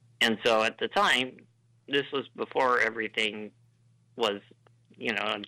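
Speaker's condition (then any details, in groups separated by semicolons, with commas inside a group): Duchenne muscular dystrophy; diagnosed at age 3, power chair since about age 10, no ventilator in earlier school years; ventilator may be audible, cadence slightly different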